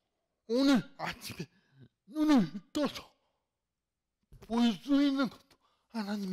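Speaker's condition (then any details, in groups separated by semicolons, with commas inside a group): Cerebral palsy; fairly severe in childhood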